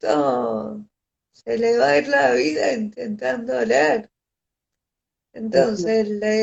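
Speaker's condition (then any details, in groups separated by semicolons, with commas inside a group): Cerebral palsy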